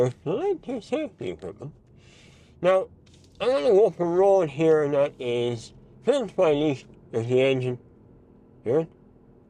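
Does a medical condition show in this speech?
Yes: mouth cancer; large part of mouth removed, opening into nasal passage; cancer last year; speech changed by cancer.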